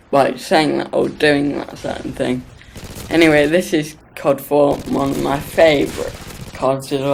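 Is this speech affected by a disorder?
Yes: cerebral palsy.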